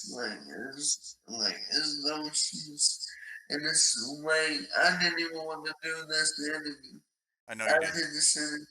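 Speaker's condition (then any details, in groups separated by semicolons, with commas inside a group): ALS; very aggressive fast-progressing form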